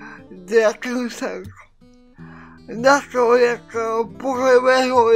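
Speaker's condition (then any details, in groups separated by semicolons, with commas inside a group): Cerebral palsy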